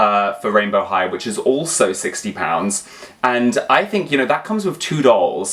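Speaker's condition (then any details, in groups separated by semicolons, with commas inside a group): No condition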